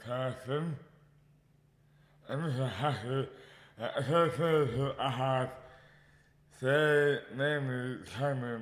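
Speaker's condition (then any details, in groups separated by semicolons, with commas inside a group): Dystonia; mouth impairment affects speech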